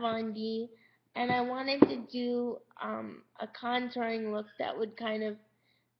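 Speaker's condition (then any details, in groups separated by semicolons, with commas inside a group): Cerebral palsy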